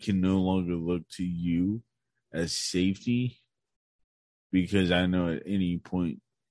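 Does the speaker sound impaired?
Yes: cerebral palsy; cognition unaffected.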